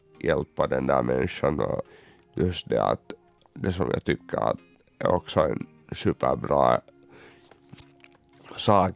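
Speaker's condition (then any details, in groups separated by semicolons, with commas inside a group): Cerebral palsy; uses wheelchair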